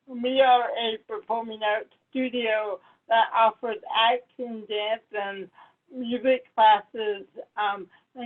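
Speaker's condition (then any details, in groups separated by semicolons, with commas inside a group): Cerebral palsy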